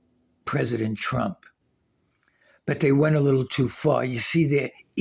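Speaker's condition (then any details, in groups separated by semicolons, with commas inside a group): No condition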